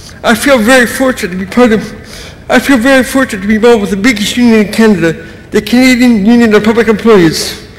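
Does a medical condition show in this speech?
Yes: cerebral palsy; speech noticeably affected.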